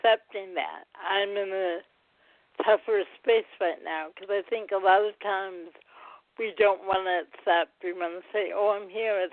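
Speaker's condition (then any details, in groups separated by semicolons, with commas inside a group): Cerebral palsy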